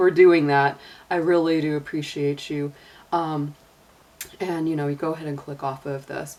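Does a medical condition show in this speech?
No.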